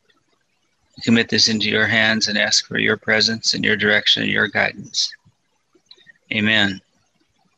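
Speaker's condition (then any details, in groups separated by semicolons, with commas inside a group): Parkinson's disease, mild; Parkinson's disease diagnosed about six years before recording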